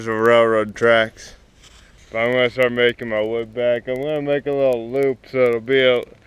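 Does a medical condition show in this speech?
Yes: cerebral palsy.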